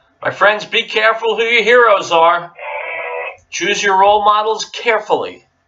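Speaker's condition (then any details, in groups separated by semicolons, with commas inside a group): No condition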